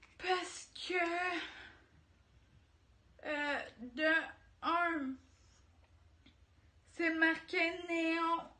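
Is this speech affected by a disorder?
Yes: ataxia; degenerative.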